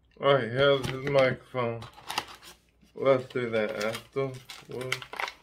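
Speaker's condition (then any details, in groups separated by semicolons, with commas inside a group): Ataxic cerebral palsy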